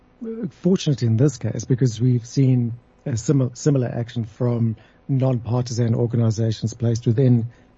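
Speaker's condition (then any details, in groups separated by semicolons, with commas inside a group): No condition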